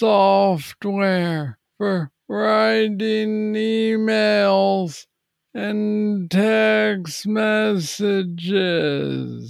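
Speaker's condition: Parkinson's disease, young onset

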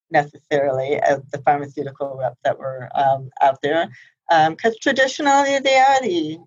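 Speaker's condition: Profound hearing loss, congenital, high-frequency

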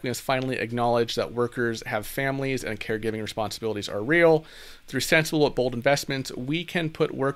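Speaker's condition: No condition

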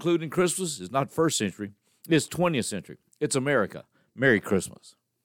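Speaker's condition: No condition

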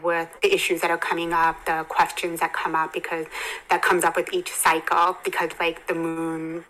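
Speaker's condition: Hearing impairment; congenital hearing impairment

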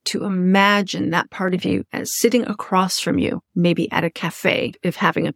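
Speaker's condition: No condition

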